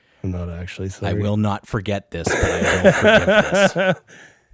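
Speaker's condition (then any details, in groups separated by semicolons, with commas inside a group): No condition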